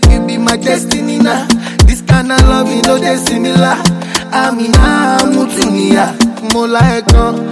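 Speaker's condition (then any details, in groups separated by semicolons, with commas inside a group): No condition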